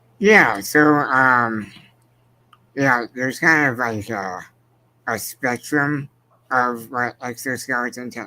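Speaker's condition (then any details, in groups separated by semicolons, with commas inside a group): Spinal muscular atrophy; progressive, wheelchair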